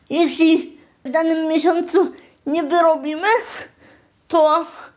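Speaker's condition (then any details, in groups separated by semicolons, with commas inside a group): Spastic quadriplegic cerebral palsy; from birth, wheelchair user since birth; moves only when pushed in wheelchair by another person, relies on personal assistants incl. patrycja nieckarz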